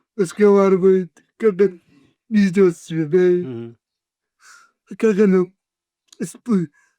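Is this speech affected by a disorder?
Yes: cerebral palsy; 40 years with condition.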